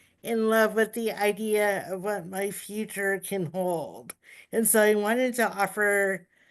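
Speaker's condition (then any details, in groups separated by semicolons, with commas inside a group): Cerebral palsy; uses power wheelchair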